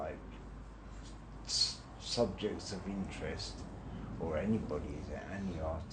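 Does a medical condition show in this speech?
Yes: brain injury.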